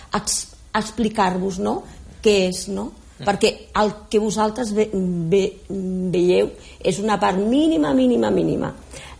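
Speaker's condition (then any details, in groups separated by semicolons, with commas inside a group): Stuttering; inherited through maternal line, mother unaffected, sister's son and cousins affected, present since school age; still present at age 59, some tension speaking on air; stuttered speech, visible part small compared with inner experience; repeated sounds, repeated words, prolonged sounds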